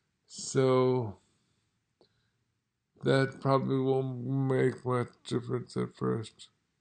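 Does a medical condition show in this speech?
Yes: multiple sclerosis.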